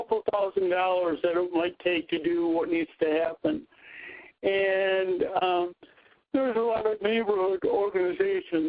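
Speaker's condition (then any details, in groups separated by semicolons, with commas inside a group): Cerebral palsy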